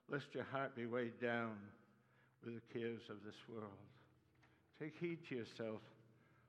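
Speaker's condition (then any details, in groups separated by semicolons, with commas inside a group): Parkinson's disease; Parkinson's with acute demyelinating neuropathy, Parkinson's attacks muscles, neuropathy attacks nerves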